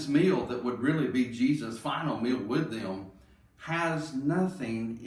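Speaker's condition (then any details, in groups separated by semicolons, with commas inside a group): No condition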